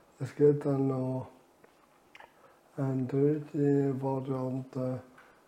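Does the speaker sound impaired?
Yes: ALS; reduced air makes talking effortful.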